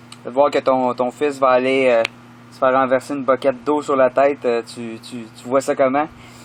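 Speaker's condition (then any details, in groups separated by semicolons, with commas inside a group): No condition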